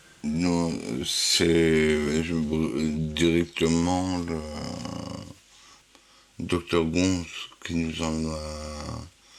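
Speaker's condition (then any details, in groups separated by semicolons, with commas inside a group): Huntington's disease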